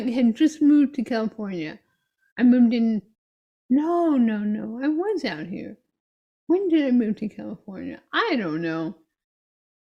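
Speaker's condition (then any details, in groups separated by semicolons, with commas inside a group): Myotonic dystrophy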